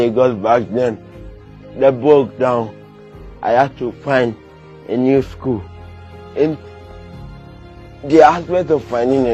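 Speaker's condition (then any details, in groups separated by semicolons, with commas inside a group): Cerebral palsy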